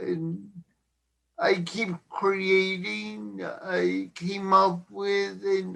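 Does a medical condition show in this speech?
Yes: cerebral palsy.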